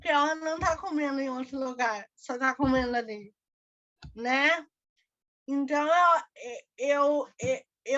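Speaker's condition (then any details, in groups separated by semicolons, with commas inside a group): Cerebral palsy; diagnosed at about one year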